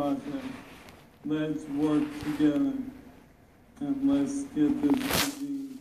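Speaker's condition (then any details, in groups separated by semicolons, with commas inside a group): ALS; speaks via computer, feeding tube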